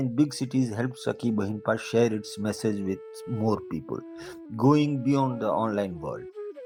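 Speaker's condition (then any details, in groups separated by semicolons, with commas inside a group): No condition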